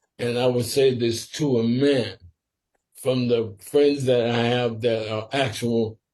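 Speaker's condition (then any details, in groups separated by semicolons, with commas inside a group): Sporadic ALS; must speak slower and carefully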